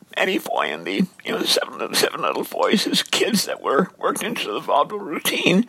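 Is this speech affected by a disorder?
Yes: dysphonia; onset during recording project, lost singing voice, steroid dose allowed finishing last 28 songs; voice raspier, sometimes squeakier, strained; raspy, lost ability to sing.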